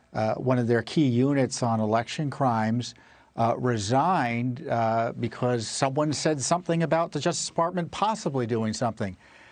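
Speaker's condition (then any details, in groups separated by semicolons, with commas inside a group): No condition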